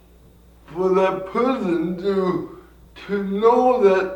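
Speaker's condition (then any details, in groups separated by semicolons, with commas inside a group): Cerebral palsy; from birth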